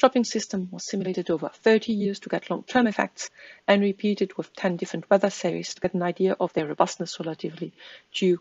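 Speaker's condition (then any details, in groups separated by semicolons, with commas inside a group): No condition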